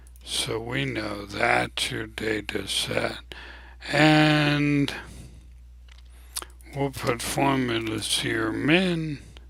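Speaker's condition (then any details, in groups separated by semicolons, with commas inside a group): ALS; abnormally slow voice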